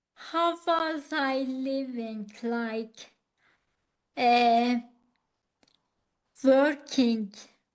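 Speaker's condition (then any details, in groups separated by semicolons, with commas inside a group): Acquired ataxia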